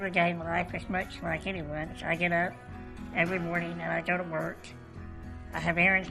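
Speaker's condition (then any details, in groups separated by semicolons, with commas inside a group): Goldenhar syndrome, cleft palate; congenital, no right ear, lung or thumb, missing right jawbone, facial bones, cleft lip and palate; permanent tracheotomy placed after clip was filmed, prevents speaking for life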